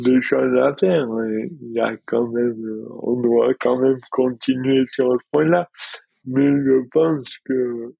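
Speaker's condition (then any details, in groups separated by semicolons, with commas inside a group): Dystonia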